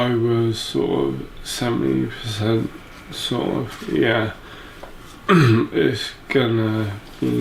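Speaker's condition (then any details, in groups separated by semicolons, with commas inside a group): Neuromuscular disease; speech and walking deteriorated since diagnosis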